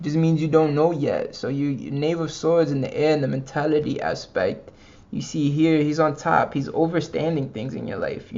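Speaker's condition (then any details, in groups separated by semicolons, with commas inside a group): No condition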